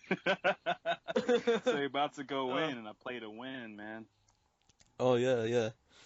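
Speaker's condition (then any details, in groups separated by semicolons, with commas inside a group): No condition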